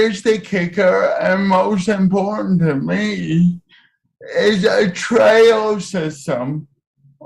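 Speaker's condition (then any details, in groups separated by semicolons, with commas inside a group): Cerebral palsy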